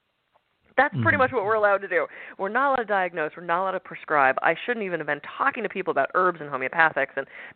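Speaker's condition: No condition

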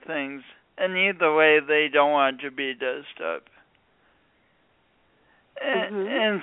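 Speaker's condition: Speech impediment from birth injury; since birth

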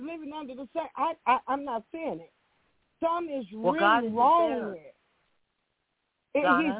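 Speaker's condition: No condition

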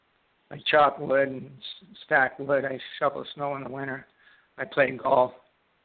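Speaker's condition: Parkinson's disease; left side onset

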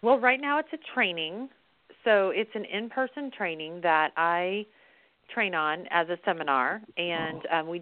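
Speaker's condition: No condition

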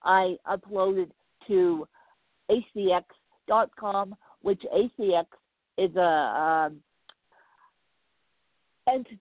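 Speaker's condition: Cerebral palsy; no speech until four

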